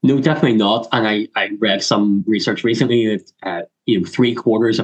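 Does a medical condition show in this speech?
Yes: cleft lip and palate; congenital, surgery and dental surgery in childhood; much speech therapy in childhood, dreaded reading aloud and public speaking as child.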